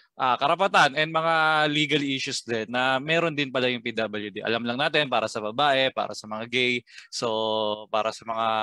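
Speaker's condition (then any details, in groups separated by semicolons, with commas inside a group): No condition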